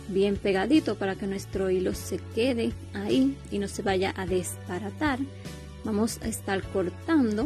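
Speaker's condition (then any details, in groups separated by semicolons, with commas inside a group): No condition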